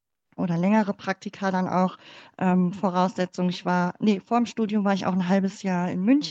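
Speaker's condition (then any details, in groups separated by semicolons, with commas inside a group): Cleft palate; speaking in front of class or using voice in speech never felt easy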